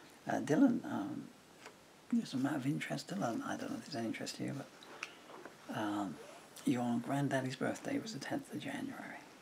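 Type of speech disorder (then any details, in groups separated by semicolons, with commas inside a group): Bulbar dysarthria; progressive bulbar palsy (MND)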